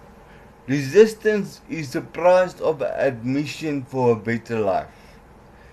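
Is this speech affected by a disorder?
Yes: cerebral palsy; legs affected, doubted legs could last 6 continuous hours, cycled 6-7 hours daily for 7 months; some words unclear, certain letters flat, trouble formulating words, worse when mouth tires.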